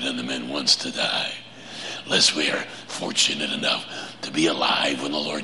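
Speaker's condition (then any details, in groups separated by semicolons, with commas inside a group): Laryngeal cancer; cancer recurred at fourth three-month checkup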